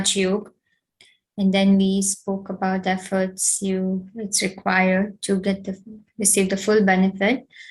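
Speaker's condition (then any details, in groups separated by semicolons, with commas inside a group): No condition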